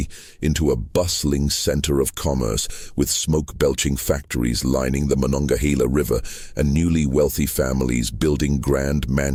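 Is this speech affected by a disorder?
No.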